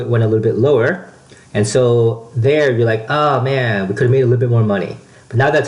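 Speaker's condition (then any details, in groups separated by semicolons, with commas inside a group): No condition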